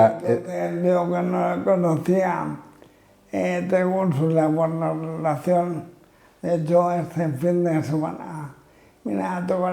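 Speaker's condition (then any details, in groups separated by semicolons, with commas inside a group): Amyotrophic lateral sclerosis (ela)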